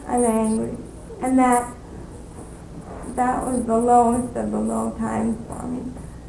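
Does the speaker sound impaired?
Yes: cerebral palsy; premature birth, cranium damaged during delivery, maternal Asian flu, diagnosed at 1.5 years, many surgeries; non-progressive, plateau in abilities, walks without wheelchair, no formal physical therapy; speaks fluently with few pauses.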